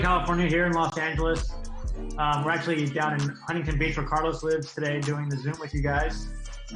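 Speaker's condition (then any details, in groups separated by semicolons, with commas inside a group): No condition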